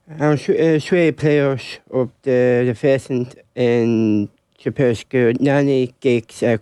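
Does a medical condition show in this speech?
Yes: Down syndrome.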